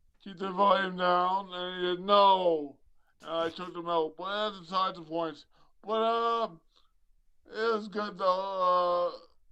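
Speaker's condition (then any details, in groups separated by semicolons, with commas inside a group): Traumatic brain injury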